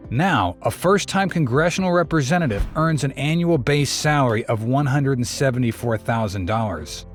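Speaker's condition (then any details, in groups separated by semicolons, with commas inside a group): No condition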